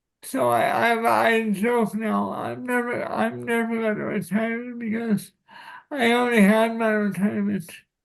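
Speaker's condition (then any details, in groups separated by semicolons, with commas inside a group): Cerebral palsy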